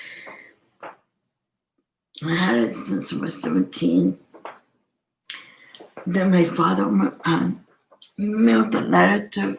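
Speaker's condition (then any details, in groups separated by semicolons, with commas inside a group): Cerebral palsy; scoliosis, cannot sit up straight, never walked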